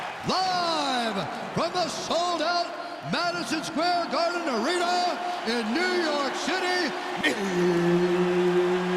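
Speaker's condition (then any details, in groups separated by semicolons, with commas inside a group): No condition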